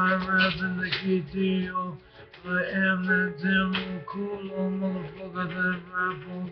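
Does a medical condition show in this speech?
Yes: brain injury.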